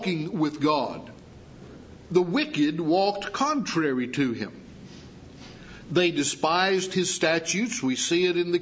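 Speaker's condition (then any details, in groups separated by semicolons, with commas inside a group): No condition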